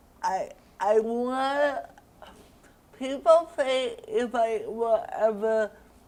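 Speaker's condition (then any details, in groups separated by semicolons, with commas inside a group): Cerebral palsy; diagnosed around age one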